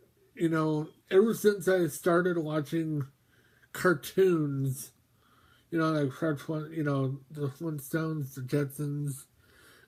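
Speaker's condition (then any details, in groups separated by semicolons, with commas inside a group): Mobius syndrome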